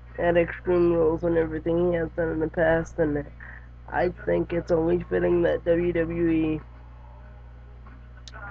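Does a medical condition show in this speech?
Yes: cerebral palsy; lifelong, wheelchair user.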